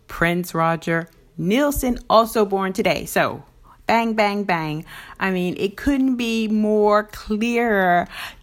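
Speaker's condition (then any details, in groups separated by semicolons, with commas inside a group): No condition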